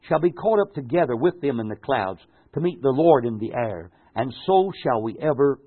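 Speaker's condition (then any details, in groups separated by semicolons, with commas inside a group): No condition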